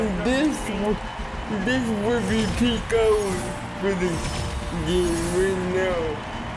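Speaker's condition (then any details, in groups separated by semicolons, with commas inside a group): Cerebral palsy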